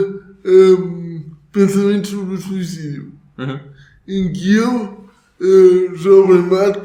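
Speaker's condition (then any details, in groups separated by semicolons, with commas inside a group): Cerebral palsy; atypical speech, weekly speech therapy in childhood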